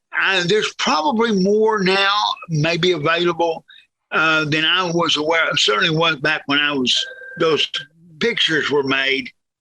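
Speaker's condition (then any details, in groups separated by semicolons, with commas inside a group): Cerebral palsy, severe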